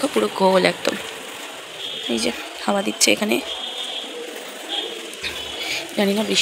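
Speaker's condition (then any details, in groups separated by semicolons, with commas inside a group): No condition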